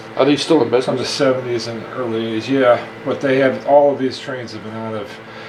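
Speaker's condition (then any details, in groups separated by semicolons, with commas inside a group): No condition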